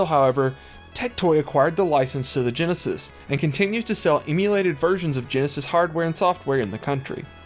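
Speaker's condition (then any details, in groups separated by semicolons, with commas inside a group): No condition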